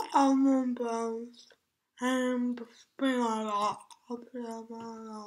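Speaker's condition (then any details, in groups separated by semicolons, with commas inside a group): Cerebral palsy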